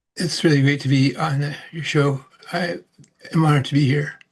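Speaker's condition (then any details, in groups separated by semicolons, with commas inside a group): Parkinson's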